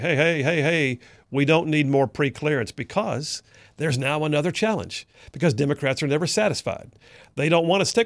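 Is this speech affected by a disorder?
No.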